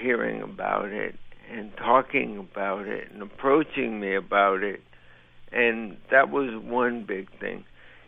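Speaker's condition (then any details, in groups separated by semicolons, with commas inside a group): ALS (Lou Gehrig's disease); recently disclosed publicly; still able to drive and go to work, not yet facing breathing machine or voice box; voice a mess, people assume drunk, has to explain being sober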